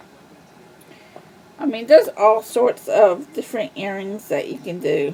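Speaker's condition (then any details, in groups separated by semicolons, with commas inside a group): Cerebral palsy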